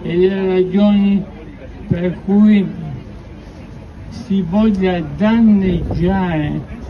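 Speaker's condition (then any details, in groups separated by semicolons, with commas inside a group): ALS; bulbar form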